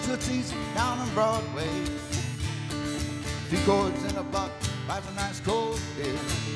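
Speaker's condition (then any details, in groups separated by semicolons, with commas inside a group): No condition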